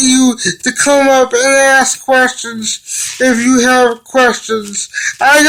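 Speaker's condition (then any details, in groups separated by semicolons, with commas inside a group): Cerebral palsy; brain damage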